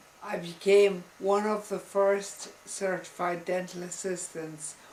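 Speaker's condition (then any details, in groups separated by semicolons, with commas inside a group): Multiple sclerosis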